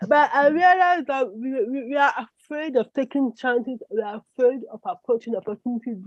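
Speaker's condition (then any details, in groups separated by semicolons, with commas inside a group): Cerebral palsy; brain damage from untreated newborn jaundice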